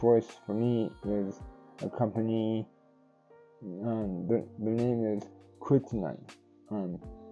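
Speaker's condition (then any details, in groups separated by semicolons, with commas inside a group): Cerebral palsy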